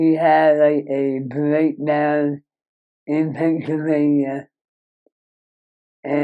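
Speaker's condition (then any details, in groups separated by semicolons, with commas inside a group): Moebius syndrome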